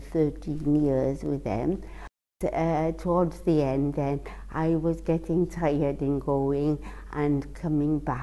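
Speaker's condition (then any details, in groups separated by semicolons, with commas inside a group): Cerebral palsy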